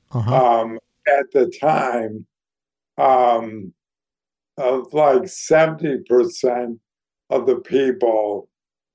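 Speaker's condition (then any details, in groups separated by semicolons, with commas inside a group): ALS; declining health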